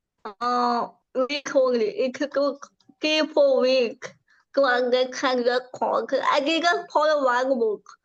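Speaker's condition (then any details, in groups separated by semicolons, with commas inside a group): Cerebral palsy; from birth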